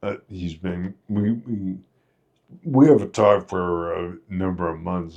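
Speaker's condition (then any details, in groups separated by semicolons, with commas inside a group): Friedreich's ataxia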